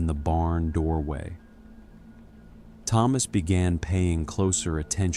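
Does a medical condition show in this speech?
No.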